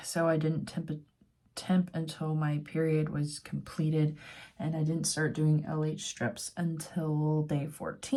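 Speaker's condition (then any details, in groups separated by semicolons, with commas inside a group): No condition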